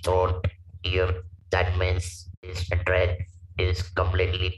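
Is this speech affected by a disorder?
Yes: laryngectomy for vocal cord cancer, stage 4 vocal cord cancer; speaks with electrolarynx; tracheostomy.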